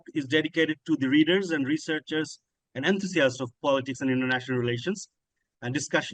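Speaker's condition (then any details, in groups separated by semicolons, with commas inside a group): No condition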